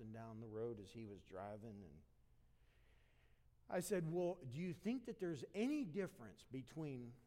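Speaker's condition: No condition

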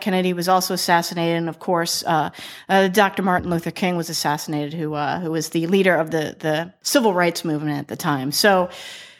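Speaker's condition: No condition

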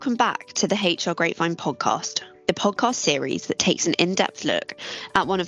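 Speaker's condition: No condition

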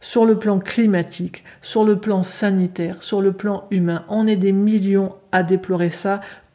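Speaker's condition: No condition

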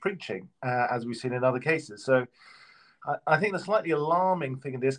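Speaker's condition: No condition

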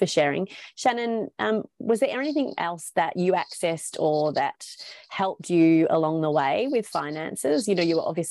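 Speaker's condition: No condition

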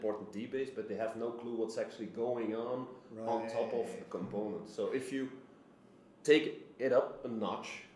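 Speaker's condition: No condition

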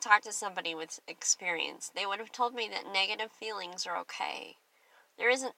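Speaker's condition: Cleft lip and palate; congenital, past surgeries, wears hearing aids; clear speech

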